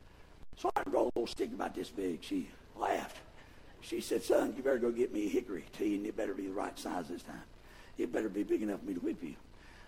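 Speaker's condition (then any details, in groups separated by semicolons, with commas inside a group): Vocal fold paralysis, bilateral; speaks with false vocal folds; irritating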